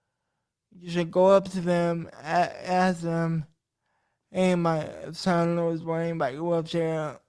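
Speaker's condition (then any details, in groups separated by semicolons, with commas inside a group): Cerebral palsy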